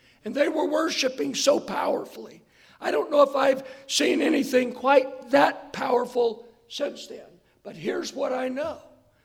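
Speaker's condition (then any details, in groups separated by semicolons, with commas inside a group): Hoarseness after vocal cord surgery; post-surgery check few days ago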